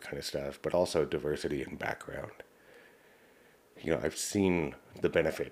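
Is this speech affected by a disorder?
No.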